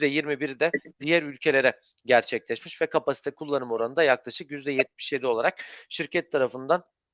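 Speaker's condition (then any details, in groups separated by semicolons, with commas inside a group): No condition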